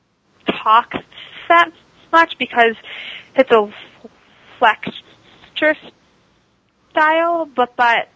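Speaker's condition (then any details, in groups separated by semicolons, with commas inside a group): Stuttering; very severe third grade, worse high school, speakeasy from Dr. John Haskell, speech therapy helped core; moderate, occasional speakeasy in-ear delayed auditory feedback device, not worn on show; device cuts stuttering about 95%, still stutters at sentence onset, worse around unfamiliar people, sometimes avoids talking; repeated words, prolonged sounds, blocks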